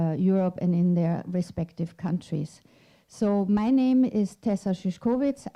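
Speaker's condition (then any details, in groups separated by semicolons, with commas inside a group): No condition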